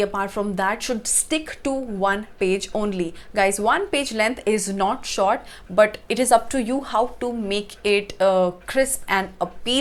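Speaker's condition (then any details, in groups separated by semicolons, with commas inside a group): No condition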